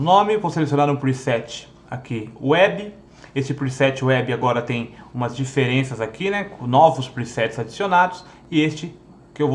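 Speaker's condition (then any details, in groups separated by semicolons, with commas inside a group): No condition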